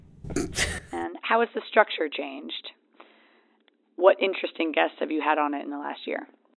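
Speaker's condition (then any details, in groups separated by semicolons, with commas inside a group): No condition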